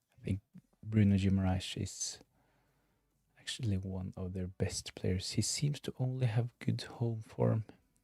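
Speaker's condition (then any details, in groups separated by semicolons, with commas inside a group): No condition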